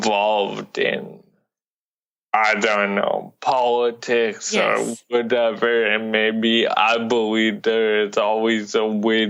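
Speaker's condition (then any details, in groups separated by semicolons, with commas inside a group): Cerebral palsy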